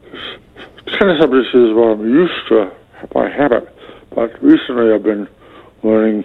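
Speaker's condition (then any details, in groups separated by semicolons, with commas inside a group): Speech impediment due to Abilify; medication-induced speech impediment, caused by Abilify; effort needed to be understood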